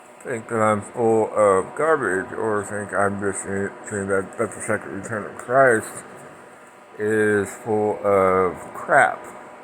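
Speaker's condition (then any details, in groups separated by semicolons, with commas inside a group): Parkinson's; speech impediment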